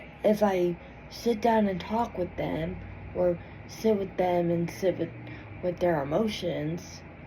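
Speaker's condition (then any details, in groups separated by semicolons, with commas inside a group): Cerebral palsy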